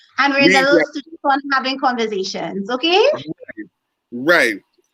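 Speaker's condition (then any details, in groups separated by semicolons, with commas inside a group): No condition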